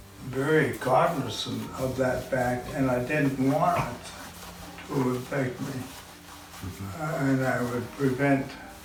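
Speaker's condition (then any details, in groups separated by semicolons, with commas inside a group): Multiple sclerosis; relapsing-remitting early, leg numbness at onset; progressive over years, walks but tires easily, poor balance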